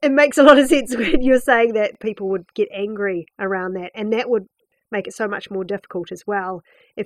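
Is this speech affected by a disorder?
No.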